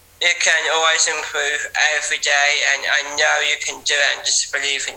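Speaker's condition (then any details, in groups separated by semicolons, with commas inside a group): Down syndrome; age 19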